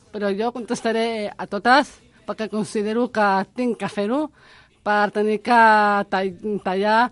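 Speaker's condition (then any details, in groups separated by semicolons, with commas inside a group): Down syndrome; intellectual disability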